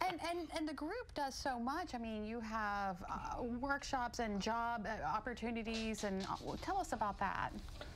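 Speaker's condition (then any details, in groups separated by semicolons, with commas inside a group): No condition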